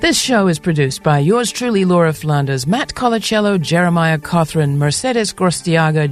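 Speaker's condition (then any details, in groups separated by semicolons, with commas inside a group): No condition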